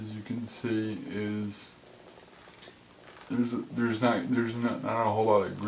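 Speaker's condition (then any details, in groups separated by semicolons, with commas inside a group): Cerebral palsy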